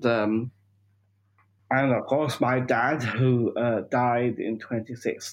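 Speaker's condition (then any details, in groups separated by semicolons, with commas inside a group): Down syndrome; 45 years old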